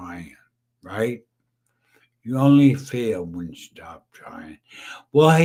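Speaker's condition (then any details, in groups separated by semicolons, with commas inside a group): Brain injury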